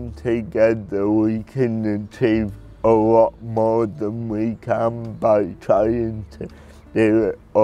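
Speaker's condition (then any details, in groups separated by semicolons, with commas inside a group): Cerebral palsy; predicted never to talk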